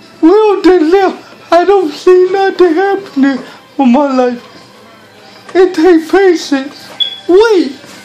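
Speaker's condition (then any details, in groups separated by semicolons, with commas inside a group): Cerebral palsy; speech hard to understand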